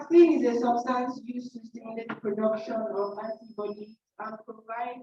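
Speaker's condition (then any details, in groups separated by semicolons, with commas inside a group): No condition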